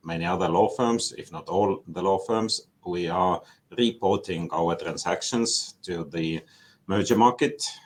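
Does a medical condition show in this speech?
No.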